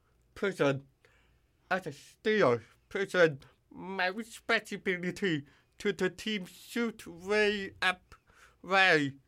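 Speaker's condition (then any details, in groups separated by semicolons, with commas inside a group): Hearing loss with cochlear implant; water-resistant cochlear implant on ear hook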